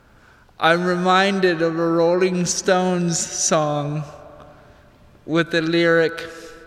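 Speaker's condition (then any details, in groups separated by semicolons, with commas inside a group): Cerebral palsy; tight fingers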